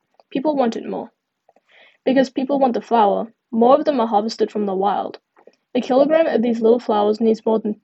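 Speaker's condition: No condition

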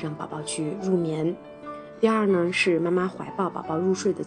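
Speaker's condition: No condition

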